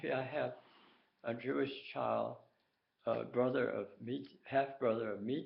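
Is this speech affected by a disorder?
Yes: tongue cancer.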